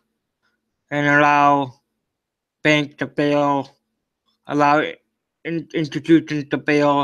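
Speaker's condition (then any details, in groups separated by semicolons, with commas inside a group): Cerebral palsy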